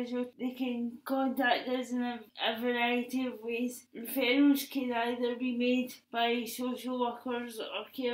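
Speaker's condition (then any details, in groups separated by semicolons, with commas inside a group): Cerebral palsy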